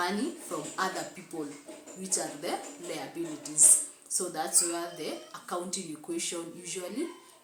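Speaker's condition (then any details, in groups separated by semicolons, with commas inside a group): No condition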